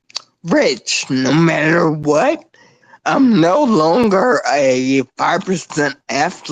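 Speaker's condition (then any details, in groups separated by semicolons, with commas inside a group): Spinocerebellar ataxia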